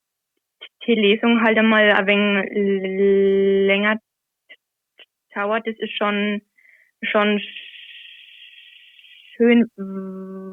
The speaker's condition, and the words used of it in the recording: Stuttering. Natürlich war es nicht stotterfrei, um Gottes Willen, aber allein diese Überwindung, das dann zu machen, das lässt mich dann immer schon noch einmal wachsen und gibt einen Selbstvertrauen.